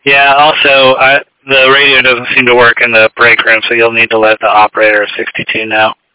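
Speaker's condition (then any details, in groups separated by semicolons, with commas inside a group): No condition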